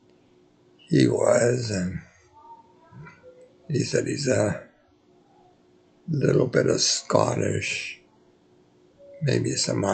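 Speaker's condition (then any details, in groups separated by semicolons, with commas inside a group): Multiple sclerosis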